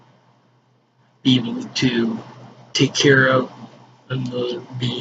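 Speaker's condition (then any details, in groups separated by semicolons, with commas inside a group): Ataxia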